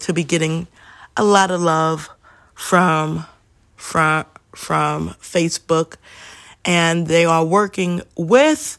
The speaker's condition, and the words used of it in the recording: Stuttering. I am a stutterer. I do stutter.